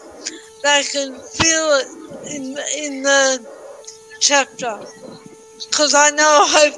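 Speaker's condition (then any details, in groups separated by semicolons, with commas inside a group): Cerebral palsy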